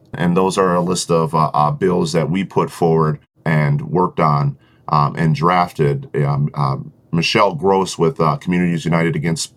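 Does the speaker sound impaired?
No.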